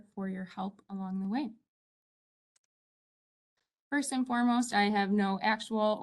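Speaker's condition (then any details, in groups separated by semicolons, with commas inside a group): No condition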